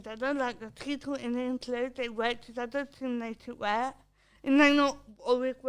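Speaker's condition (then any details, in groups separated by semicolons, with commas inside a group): Cerebral palsy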